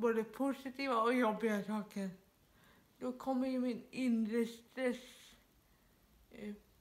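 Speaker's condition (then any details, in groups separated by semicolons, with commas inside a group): Dyskinetic cerebral palsy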